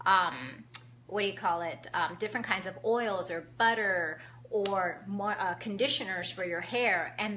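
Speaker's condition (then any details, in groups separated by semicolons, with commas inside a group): No condition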